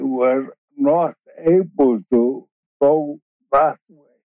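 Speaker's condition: ALS; very slow progression

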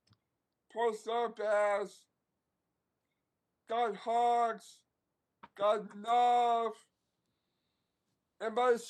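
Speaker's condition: Down syndrome; diagnosed before birth, lifelong

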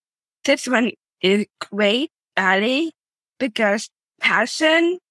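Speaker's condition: Down syndrome, trisomy 21; works hard to speak slowly and clearly, speaking not easy

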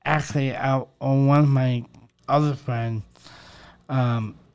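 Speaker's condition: Down syndrome

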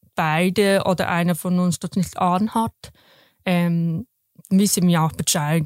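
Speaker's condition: Deafness, congenital; raised oral, intensive hearing and speech therapy, lip reading, felt therapist's vibrations to learn sounds

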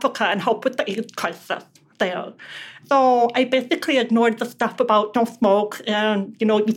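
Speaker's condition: Deafness; relies on lip reading

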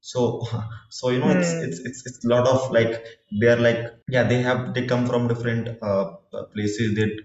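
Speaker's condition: Stuttering; childhood onset, talked little while growing up, stopped avoiding stuttering in last 18-20 months; full acceptance of stuttering, public speaker, better at articulating views with more speaking exposure; variable, some situations without stuttering, stutters a lot in some social settings; repeated words, prolonged sounds

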